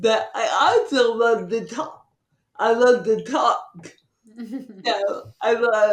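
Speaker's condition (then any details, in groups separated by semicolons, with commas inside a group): Cerebral palsy; from birth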